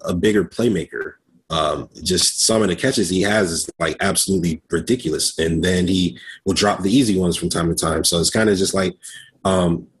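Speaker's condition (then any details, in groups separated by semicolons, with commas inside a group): No condition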